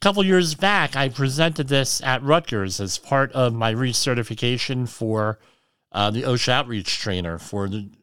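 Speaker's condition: Cleft lip and palate

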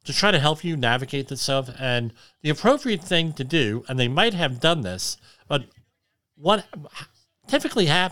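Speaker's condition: Cleft lip and palate; has tinnitus

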